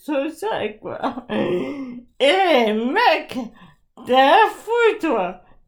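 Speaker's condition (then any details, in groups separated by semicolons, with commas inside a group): ALS (Charcot's disease); progressive muscle atrophy throughout body, leading toward complete paralysis; sees speech therapist; voice very severely affected, gradually deteriorating, articulation problems, not a mental impairment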